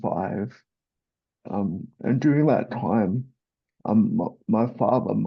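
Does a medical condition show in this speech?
Yes: cerebral palsy; present from birth, full-time power wheelchair user.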